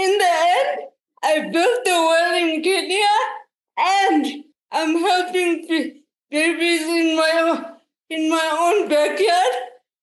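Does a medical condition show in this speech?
Yes: cerebral palsy; diagnosed at 6 months old, quadriplegic.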